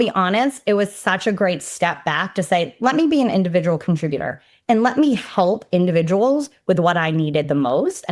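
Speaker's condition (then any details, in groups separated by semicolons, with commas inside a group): No condition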